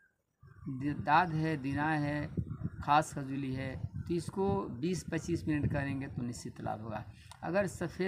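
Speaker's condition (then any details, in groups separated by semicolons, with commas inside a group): No condition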